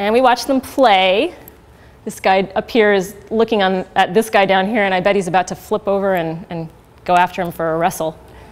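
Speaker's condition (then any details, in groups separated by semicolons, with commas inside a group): No condition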